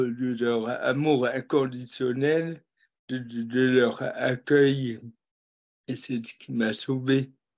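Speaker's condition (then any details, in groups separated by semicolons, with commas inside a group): Cerebral palsy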